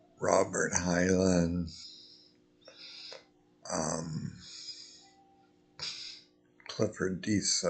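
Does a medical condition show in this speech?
Yes: multiple sclerosis.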